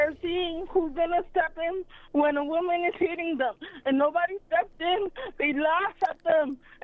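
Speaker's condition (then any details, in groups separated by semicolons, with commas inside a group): Cerebral palsy; sometimes hard to talk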